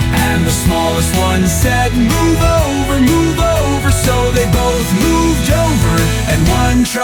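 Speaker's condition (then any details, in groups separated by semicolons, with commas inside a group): No condition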